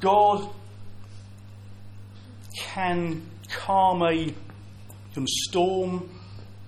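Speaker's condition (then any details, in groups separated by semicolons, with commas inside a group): Stammer; prolonged sounds, blocks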